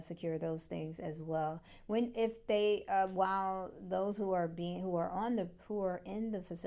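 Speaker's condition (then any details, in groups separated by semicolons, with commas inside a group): No condition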